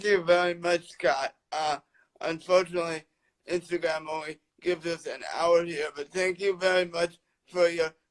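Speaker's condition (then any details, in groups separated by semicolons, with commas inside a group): Cerebral palsy; lifelong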